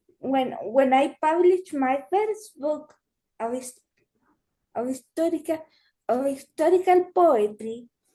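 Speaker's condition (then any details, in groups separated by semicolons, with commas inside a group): Cerebral palsy; limits current activity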